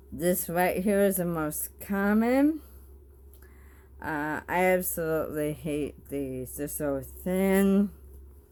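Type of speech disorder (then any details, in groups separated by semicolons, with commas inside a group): Bulbar dysarthria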